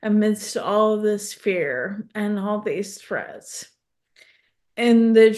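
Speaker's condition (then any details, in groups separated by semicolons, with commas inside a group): ALS; progressive neurological disease, tongue fasciculations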